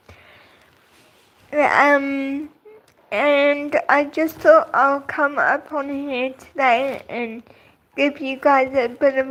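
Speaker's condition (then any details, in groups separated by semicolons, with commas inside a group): Cerebral palsy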